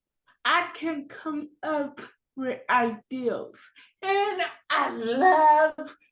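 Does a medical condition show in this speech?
Yes: cerebral palsy.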